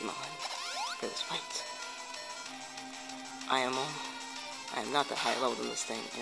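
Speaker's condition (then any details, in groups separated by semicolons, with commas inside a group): No condition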